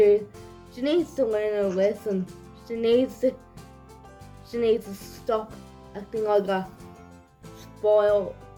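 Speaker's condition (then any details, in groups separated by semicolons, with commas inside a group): Cerebral palsy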